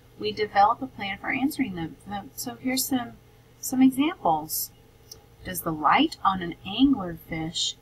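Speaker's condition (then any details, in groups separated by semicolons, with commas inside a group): No condition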